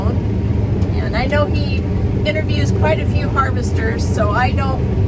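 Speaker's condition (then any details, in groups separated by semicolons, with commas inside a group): No condition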